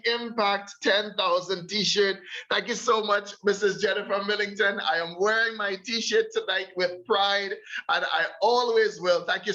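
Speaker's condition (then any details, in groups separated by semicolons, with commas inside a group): No condition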